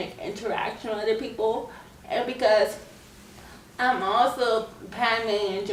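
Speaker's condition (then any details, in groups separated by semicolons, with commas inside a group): Cerebral palsy; scoliosis, spine and leg surgery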